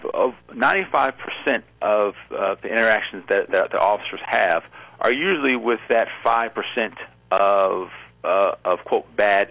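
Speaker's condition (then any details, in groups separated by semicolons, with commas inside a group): Stuttering; congenital stutter, present since birth, about 50 years, age 50; often lets self stutter openly, stuttering slows situations down; repeated sounds, repeated words, prolonged sounds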